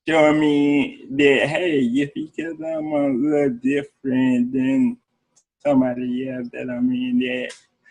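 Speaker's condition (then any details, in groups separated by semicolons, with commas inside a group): Cerebral palsy; from birth; speech therapy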